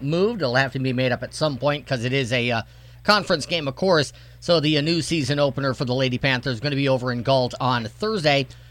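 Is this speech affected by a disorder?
No.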